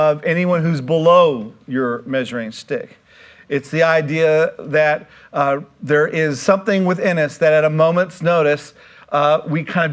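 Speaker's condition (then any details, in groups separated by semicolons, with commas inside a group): No condition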